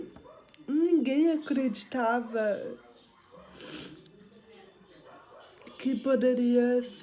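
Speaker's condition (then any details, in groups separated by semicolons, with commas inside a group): Cerebral palsy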